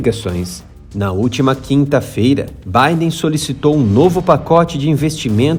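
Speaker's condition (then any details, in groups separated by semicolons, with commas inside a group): No condition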